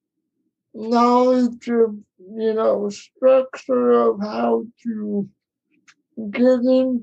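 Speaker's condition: Cerebral palsy; daily wheelchair use for mobility

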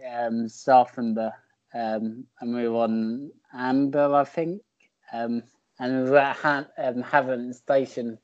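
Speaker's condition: Cerebral palsy

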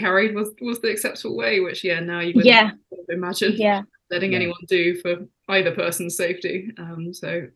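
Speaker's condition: No condition

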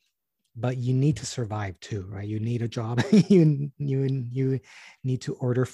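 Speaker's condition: Stuttering; past speech therapy using smooth movement and deep breath techniques, later searched for therapy again; stutters openly, no longer worried about stuttering openly; formerly hid stutter, avoided speaking to strangers, edited out stutters on early Spudcast; repeated words

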